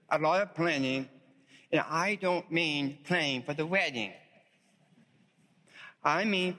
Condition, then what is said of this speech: Down syndrome. Listen closely over these 9 minutes.